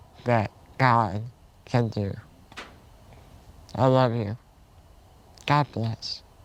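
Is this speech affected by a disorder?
Yes: spinal muscular atrophy type two.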